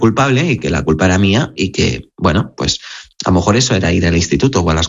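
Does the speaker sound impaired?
No.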